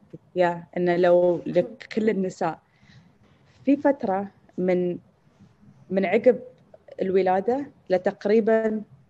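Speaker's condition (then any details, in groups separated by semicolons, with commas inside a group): Stuttering; stutter since childhood; repeated sounds, repeated words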